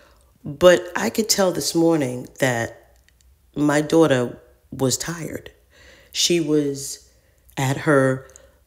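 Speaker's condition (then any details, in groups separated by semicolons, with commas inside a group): No condition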